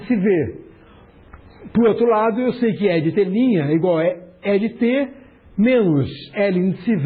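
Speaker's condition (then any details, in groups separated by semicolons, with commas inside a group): No condition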